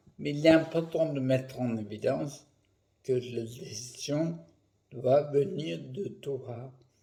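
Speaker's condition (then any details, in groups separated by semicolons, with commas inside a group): Primary progressive multiple sclerosis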